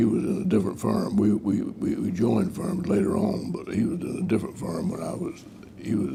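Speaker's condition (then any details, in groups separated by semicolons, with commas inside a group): Parkinson's disease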